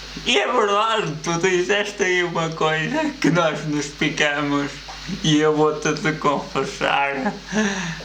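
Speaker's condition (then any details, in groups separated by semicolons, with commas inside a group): Cerebral palsy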